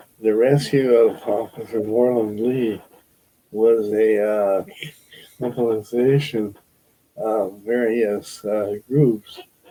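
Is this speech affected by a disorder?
Yes: Parkinson's disease; loses train of thought.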